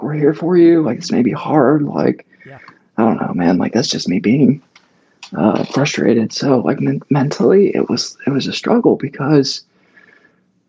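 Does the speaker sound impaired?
Yes: mixed spasmodic dysphonia; mixed abductor and adductor type, adult onset, cause unknown, multiple sclerosis ruled out by MRI; several years since onset, speech therapy with Shirley Gerson, Linklater technique, limited benefit, still blocks; strained, cracking, stuck in back of throat, whispery breaks, once lost voice completely.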